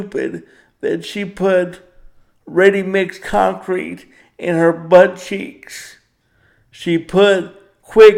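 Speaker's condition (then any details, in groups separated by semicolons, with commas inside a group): Cerebral palsy; power wheelchair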